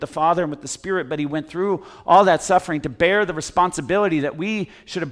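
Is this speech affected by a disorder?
No.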